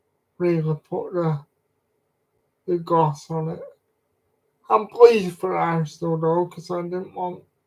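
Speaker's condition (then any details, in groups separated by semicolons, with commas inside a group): Cerebral palsy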